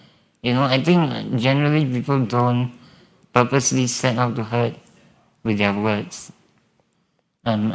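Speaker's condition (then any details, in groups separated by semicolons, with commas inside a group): Spinal muscular atrophy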